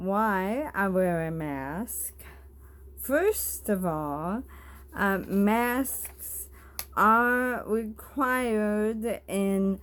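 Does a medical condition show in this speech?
Yes: bulbar ALS; bulbar onset.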